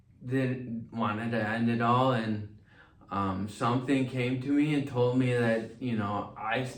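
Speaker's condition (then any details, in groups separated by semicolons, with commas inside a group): Mild cerebral palsy; mild, from birth; slight speech slur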